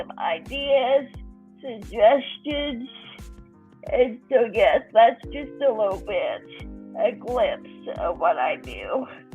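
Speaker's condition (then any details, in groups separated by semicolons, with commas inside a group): Cerebral palsy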